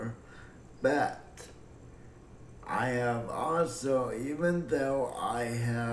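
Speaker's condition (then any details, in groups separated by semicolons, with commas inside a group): Cerebral palsy; breathing fine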